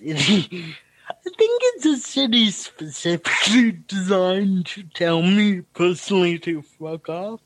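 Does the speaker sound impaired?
Yes: cerebral palsy; noticeable speech impediment.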